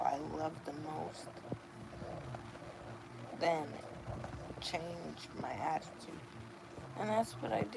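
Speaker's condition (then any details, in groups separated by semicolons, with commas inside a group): Cerebral palsy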